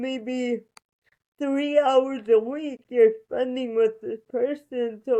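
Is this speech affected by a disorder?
Yes: cerebral palsy; spastic, ataxic features.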